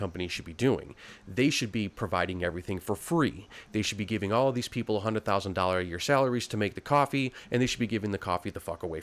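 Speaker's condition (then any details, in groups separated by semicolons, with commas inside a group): No condition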